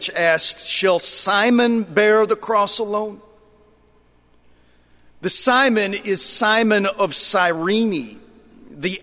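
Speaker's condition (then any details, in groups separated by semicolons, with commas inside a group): No condition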